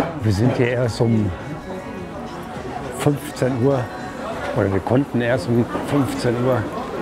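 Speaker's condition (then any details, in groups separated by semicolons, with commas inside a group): No condition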